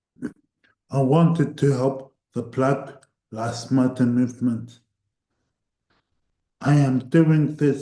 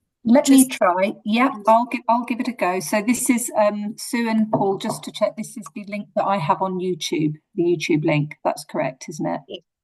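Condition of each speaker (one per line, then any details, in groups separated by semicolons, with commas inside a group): Cerebral palsy; voice tires at times
No condition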